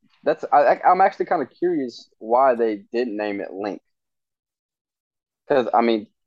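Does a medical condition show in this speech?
Yes: stutter; lifelong stutter, speech impediment since first playing games as a child; says words wrong on purpose to avoid stuttering, e.g. knuckles, feels stuck in a loop when stuttering; here blocks.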